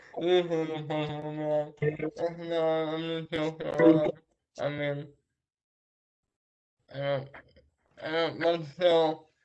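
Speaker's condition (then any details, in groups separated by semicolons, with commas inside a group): Traumatic brain injury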